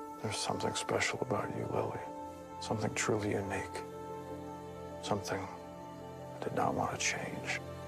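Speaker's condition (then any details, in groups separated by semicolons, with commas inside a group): No condition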